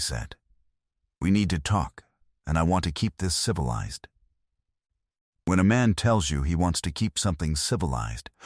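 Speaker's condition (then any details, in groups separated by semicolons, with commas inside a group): No condition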